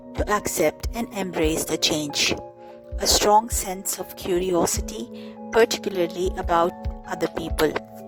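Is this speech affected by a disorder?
No.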